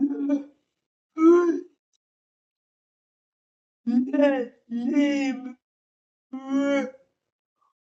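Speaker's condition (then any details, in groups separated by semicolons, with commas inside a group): Cerebral palsy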